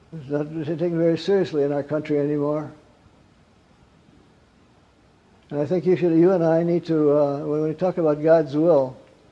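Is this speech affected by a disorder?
Yes: Parkinson's; gets up around 3 am.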